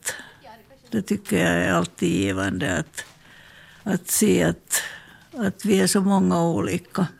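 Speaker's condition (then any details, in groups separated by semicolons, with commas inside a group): Parkinson's disease; hands too clumsy for fine ceramic work, makes only small bowls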